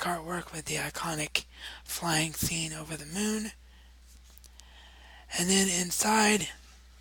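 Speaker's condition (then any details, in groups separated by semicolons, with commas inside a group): Cerebral palsy; wheelchair bound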